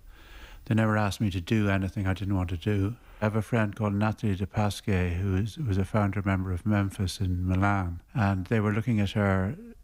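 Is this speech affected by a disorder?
Yes: Parkinson's; progressive, expected to get tougher, affects making steady non-wobbly lines; nearly 70, increasing difficulty with work, relies more on collaboration.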